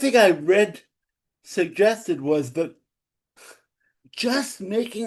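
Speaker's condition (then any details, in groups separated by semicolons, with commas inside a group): Cerebral palsy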